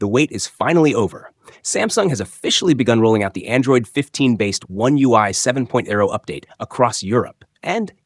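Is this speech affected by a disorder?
No.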